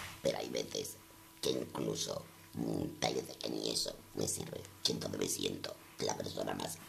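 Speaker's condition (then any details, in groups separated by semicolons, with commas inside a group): Total laryngectomy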